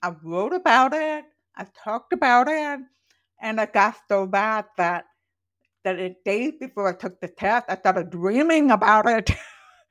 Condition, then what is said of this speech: Deafness. I knew I had an accent that hailed from nowhere accessible